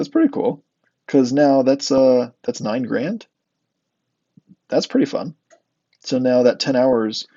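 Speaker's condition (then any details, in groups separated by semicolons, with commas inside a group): No condition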